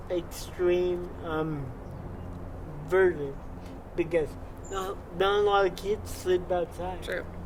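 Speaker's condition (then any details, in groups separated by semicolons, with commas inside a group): Cerebral palsy; from birth, wheelchair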